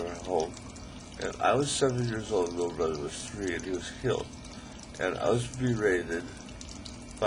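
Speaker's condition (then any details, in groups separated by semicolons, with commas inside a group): ALS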